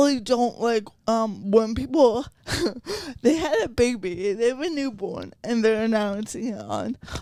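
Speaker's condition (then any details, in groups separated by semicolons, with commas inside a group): Cerebral palsy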